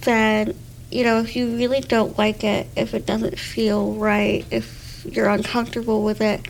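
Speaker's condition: Cleft lip and palate; congenital Goldenhar syndrome, cleft lip and palate open at birth, underdeveloped eye, missing mandible; badly deviated nasal airway until surgery at 15, breathing affected

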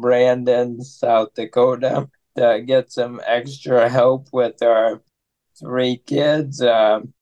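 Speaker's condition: ALS; limb onset in left arm, constant arm twitching, diagnosed at 32 in Iowa City; about 5 years since diagnosis, age 37

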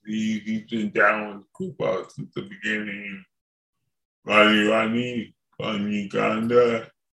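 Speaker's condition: Cerebral palsy; from birth

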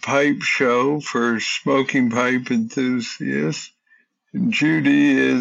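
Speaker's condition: Parkinson's disease, young-onset

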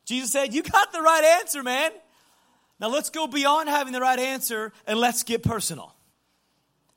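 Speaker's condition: No condition

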